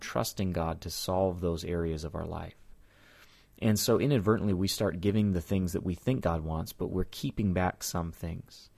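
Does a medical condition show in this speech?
No.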